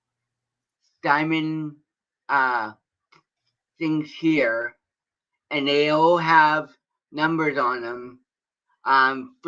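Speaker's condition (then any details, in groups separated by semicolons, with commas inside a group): Cerebral palsy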